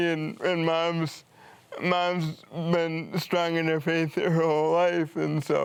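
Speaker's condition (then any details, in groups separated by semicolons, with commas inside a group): Cerebral palsy; from birth, premature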